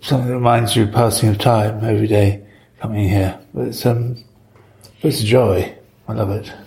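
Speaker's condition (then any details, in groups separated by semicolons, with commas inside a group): Parkinson's; affects speech, rare audio interview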